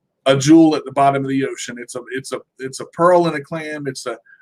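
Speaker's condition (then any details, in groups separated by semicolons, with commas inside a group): No condition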